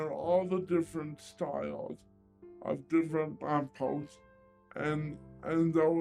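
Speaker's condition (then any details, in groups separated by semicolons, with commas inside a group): Cerebral palsy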